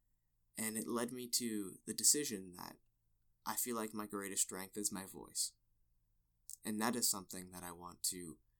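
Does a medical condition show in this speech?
No.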